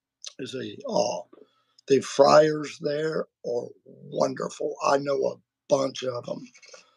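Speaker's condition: Vocal cord surgery; multiple vocal cord surgeries

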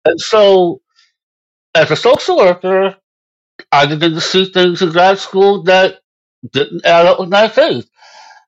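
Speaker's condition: Moebius syndrome; congenital

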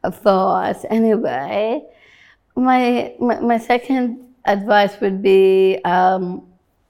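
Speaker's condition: Down syndrome

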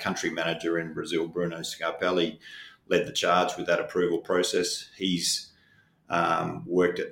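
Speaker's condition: No condition

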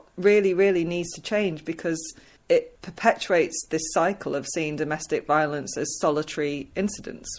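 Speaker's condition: No condition

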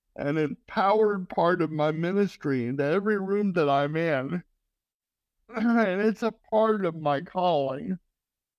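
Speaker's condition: Cerebral palsy

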